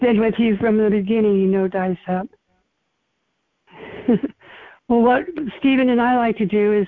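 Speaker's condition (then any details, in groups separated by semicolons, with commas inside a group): Parkinson's; hobbling, age 86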